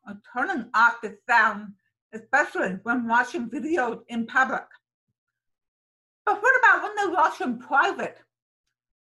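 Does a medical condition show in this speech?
Yes: deafness, sensorineural hearing loss; congenital profound sensorineural, damaged nerves, found 9 months, behind-ear aid at 10, adult cochlear implant; hears nothing without it, depends on lip reading, phone only with captions; raised oral, about 10 years speech therapy, mainstreamed in public school.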